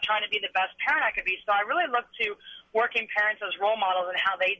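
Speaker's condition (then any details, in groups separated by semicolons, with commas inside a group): No condition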